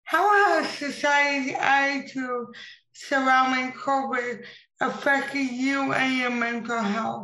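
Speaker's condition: Impaired speech, cerebral palsy; still able to speak

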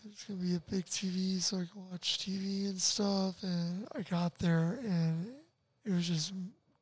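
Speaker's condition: Tracheostomy, ventilator dependent; paralyzed from neck down

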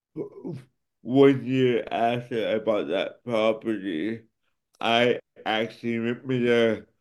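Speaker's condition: Cerebral palsy; affects speech and motor skills

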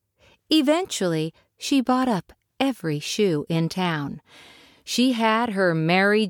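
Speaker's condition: No condition

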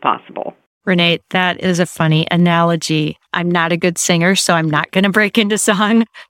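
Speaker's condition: No condition

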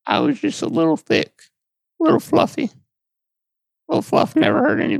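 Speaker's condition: Duchenne muscular dystrophy; wheelchair

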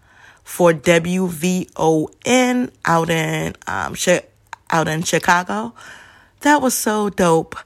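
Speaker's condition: Stuttering; traumatic brain injury survivor, gets worn out with brain overload; stumbles upon words while speaking; repeated sounds, prolonged sounds

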